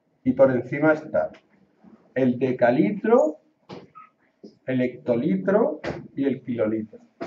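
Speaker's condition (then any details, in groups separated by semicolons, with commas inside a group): No condition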